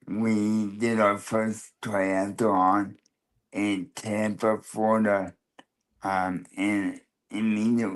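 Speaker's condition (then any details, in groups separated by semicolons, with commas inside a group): Cerebral palsy, spastic quadriplegia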